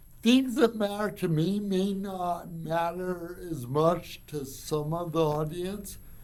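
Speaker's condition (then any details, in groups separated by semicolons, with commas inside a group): Cerebral palsy; from birth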